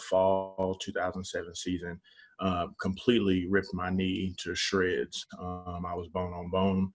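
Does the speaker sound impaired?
No.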